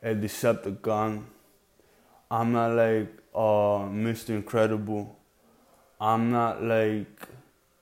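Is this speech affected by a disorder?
Yes: cerebral palsy; present from birth.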